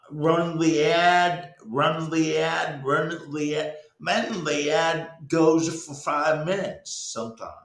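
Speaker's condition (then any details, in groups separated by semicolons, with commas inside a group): Cerebral palsy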